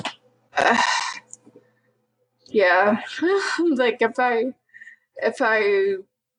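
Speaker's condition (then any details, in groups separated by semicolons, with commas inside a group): Spinocerebellar ataxia 7; affects balance and speech; diagnosed at age 13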